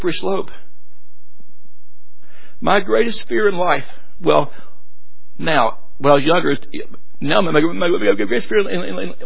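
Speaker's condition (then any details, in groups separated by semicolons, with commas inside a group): Stuttering; struggled with it for a while, adults at Haddale said he could not preach; preaching a full sermon, prays for clarity of speech, stutter not yet noticed; not noticeable to audience during this sermon; repeated sounds, blocks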